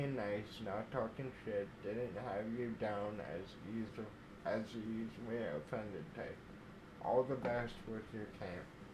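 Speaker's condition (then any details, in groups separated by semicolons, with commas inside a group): Cerebral palsy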